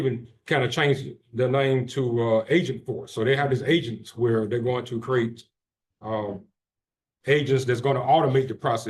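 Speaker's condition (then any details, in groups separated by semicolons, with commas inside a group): No condition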